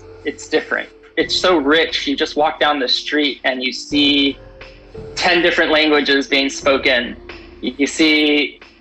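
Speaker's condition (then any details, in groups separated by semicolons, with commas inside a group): No condition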